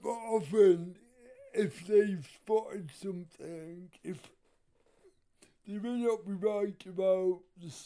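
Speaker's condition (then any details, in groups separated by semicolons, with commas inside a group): Cerebral palsy; wheelchair user, involuntary movement, problems with arms; speaks very differently in stand-up due to rhythm, writes material to own rhythm for easier speaking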